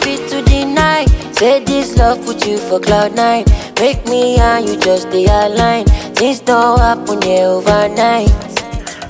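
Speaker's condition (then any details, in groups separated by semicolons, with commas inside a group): No condition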